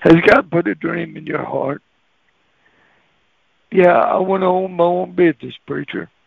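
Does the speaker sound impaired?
Yes: cerebral palsy; walks really funny, staggers when walking; can't talk plain when nervous, cerebral palsy voice.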